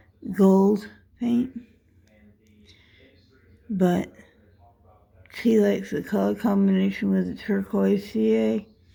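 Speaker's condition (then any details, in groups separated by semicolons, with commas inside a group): Dystonia; affects how speech sounds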